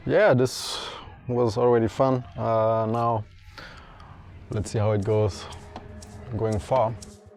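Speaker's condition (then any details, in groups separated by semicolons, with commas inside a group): No condition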